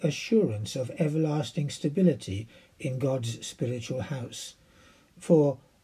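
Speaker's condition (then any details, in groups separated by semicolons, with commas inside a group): No condition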